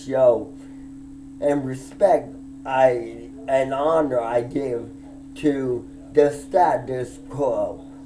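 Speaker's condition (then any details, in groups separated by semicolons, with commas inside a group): Disability with speech impediment; affects walking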